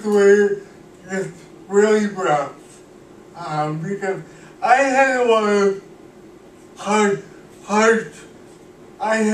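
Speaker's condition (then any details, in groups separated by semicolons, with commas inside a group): Cerebral palsy; cannot walk, uses wheelchair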